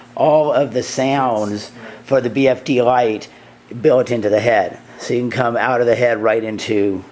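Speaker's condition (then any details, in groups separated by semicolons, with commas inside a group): No condition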